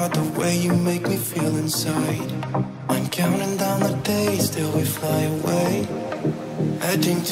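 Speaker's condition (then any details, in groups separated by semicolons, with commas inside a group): No condition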